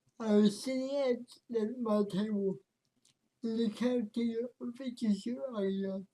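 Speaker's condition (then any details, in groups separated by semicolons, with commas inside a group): Cerebral palsy; speech affected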